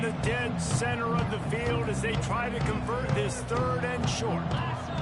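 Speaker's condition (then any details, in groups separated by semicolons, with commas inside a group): No condition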